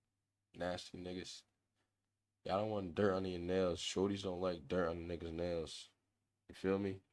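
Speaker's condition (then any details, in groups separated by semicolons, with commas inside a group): No condition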